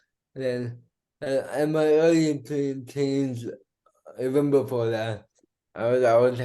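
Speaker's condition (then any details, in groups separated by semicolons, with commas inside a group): Cerebral palsy; diagnosed at about two months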